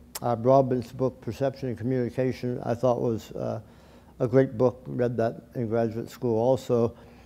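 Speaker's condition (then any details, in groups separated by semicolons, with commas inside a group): Tongue cancer surgery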